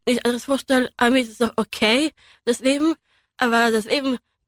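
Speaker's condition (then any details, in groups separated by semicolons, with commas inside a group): Down syndrome; trisomy 21, three copies of chromosome 21, genetic anomaly; 24 years old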